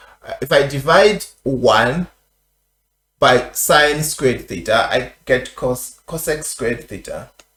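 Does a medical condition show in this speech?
No.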